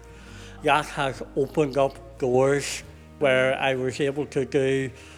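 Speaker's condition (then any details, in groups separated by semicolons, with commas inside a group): Cleft palate and cleft lip; congenital, many operations in early years, childhood speech therapy; consultants predicted never able to speak in front of people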